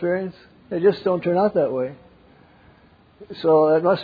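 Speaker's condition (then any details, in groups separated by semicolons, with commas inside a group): Parkinson's; wakes up around 3 am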